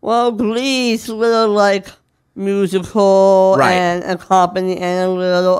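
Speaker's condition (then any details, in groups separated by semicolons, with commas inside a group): Down syndrome; age 40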